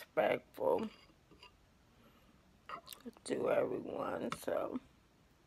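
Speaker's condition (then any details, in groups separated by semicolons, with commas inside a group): ALS; affects hands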